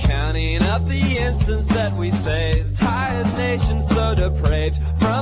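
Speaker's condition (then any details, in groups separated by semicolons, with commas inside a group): No condition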